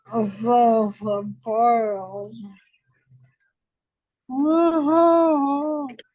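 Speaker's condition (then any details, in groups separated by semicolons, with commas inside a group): ALS; diagnosed almost five years ago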